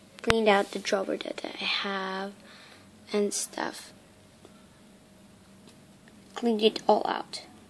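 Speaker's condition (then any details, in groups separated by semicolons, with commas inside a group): No condition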